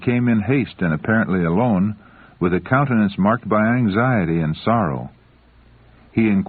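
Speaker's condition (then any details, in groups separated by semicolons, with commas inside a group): No condition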